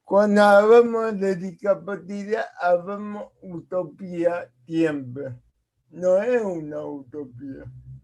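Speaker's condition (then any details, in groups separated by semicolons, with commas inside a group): Cerebral palsy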